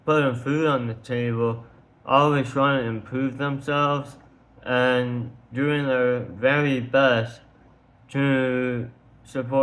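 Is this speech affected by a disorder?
Yes: tongue cancer surgery.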